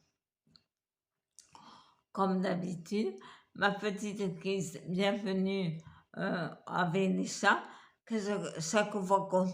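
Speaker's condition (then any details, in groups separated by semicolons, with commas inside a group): Multiple sclerosis; uses wheelchair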